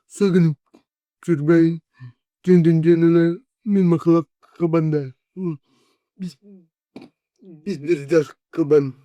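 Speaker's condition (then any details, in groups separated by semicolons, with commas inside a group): Cerebral palsy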